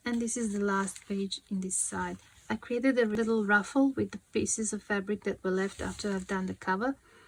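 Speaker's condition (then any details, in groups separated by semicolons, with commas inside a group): No condition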